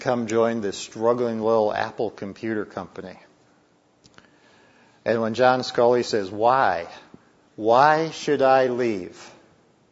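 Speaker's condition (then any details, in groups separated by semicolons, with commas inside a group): No condition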